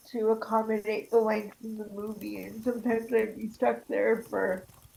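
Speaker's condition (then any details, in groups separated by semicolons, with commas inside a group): Cerebral palsy; arm spasms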